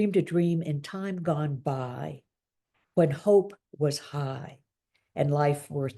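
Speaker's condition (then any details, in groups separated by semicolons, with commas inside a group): No condition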